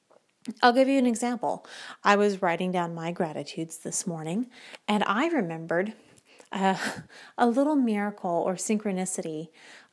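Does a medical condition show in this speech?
No.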